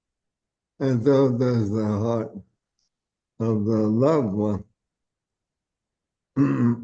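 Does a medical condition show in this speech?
Yes: ALS.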